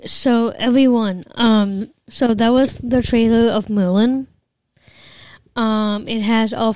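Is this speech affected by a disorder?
Yes: Down syndrome; trisomy 21, congenital.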